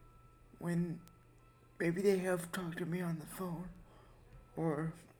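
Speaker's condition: Cerebral palsy; spastic quadriplegia cerebral palsy, body very spastic and tight, daily wheelchair use, cannot stand long unassisted; breathes on own without any support, eats and feeds self

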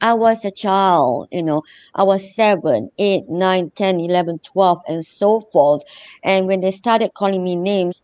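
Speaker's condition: Cleft lip and palate

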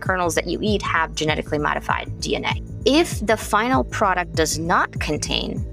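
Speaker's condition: No condition

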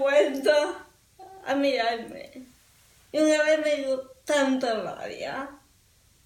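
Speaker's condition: Cerebral palsy; speech affected

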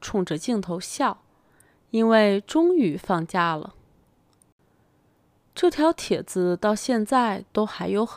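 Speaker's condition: No condition

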